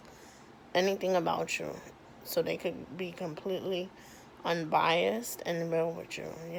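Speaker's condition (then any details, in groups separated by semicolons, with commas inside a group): Cerebral palsy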